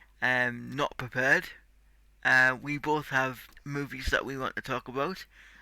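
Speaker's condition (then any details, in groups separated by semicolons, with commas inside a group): Cerebral palsy; tight muscles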